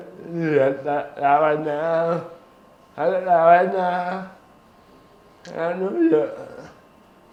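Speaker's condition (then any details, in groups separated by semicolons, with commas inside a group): Cerebral palsy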